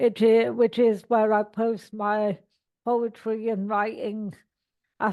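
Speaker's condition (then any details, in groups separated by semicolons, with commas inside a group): Cerebral palsy; all four limbs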